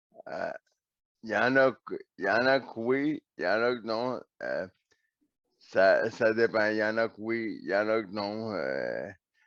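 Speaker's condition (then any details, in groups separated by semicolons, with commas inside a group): Neonatal cerebral palsy; oxygen loss at birth, operation at age 4, muscle atrophy; wheelchair after muscles tired and atrophied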